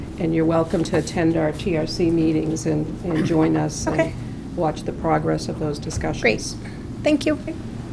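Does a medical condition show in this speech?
No.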